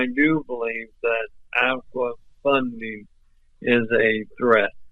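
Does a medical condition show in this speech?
Yes: ALS; voice off but clear and understandable.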